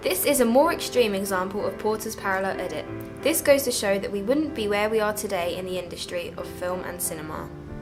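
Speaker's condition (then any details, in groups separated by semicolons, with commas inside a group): No condition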